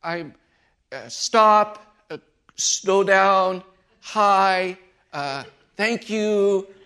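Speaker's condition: Aphasia after stroke; massive stroke, adult onset, one week comatose, numb hand, aphasia affecting talking, reading, writing, singing; just over 7 years since stroke; could not talk, read or write at first, friend helped with talking, hard to memorize, halting telegraphic sentences

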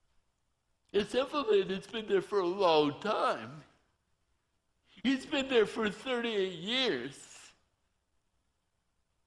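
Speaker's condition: Torsion dystonia; voice cannot be controlled

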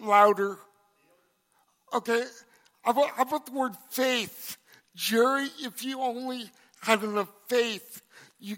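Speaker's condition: Cerebral palsy; congenital

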